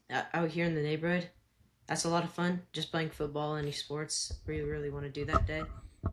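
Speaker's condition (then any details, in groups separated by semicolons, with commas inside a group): No condition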